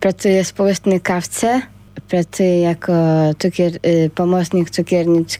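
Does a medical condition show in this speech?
Yes: Down syndrome; congenital genetic condition, present from birth; age 26.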